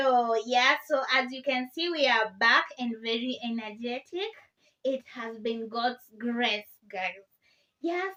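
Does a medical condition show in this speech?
No.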